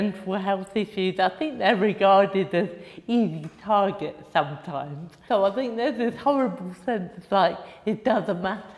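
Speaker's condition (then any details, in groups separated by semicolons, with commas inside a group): Cerebral palsy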